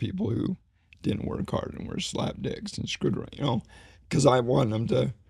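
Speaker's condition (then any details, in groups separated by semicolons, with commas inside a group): ALS; needs voice rest during conversation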